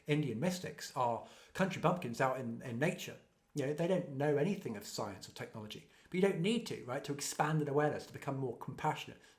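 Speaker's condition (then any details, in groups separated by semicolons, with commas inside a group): No condition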